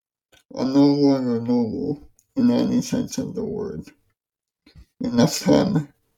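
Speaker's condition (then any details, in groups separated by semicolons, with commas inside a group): ALS; progressive muscle weakness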